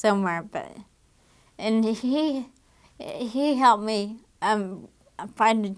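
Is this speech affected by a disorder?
Yes: damaged diaphragm.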